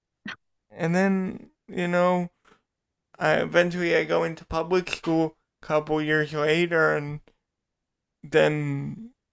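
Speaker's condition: Cerebral palsy, spastic quadriplegia

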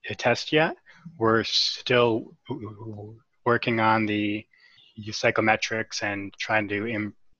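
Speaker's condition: Stuttering; adult stuttering; stutters openly during recorded interview; part-word repetitions like c- c-, frequent uh interjections before words, breaks mid-word; repeated sounds, prolonged sounds

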